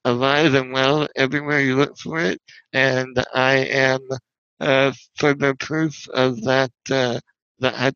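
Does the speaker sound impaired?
Yes: spinal muscular atrophy; wheelchair user.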